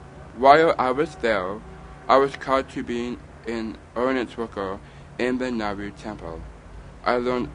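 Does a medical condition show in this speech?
Yes: Down syndrome; young adult man.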